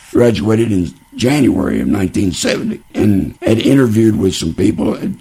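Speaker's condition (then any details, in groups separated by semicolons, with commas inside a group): Laryngeal cancer; all intake through feeding tube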